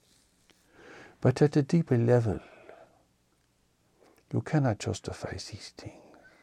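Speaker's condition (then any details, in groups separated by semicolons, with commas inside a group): No condition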